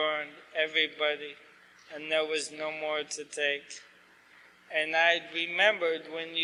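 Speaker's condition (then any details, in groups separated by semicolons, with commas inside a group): ALS; asked to talk slower, clearer, losing voice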